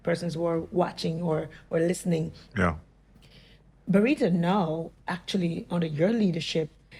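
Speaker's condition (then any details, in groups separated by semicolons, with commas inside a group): No condition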